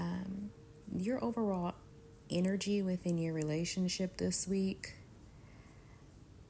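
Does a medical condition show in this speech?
No.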